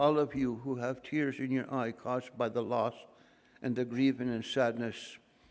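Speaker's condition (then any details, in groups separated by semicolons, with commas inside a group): No condition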